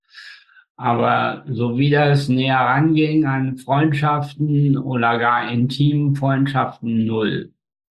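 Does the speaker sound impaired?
Yes: spastic tetraparesis, spastic quadriplegia; birth injury, cord around neck, brain oxygen loss up to 15 minutes, four limbs, facial paralysis; speech control difficulties.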